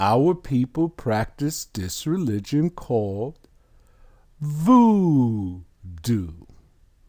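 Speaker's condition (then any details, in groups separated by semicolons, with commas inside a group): No condition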